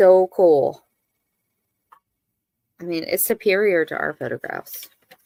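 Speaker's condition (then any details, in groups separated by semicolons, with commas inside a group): No condition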